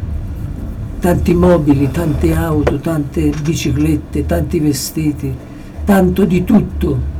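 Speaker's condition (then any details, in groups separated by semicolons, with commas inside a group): Parkinson's disease; approaching final stage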